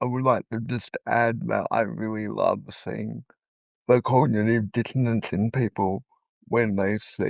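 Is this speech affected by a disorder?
Yes: cerebral palsy.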